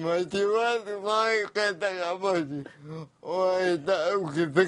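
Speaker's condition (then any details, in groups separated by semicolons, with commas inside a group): Cerebral palsy; congenital physical disability, wheelchair user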